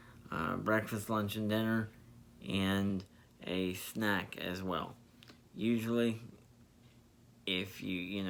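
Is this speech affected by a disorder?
Yes: spastic diplegia cerebral palsy.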